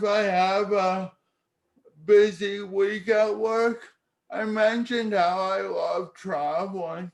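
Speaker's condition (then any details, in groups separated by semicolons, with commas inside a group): Cerebral palsy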